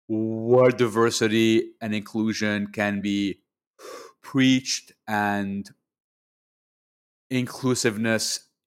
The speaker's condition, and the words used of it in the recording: Stuttering. And by the way, my stutter was way worse before I since learned a breathing technique to control it